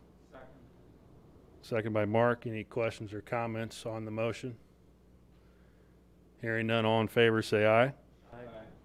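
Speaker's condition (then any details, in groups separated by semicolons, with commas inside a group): No condition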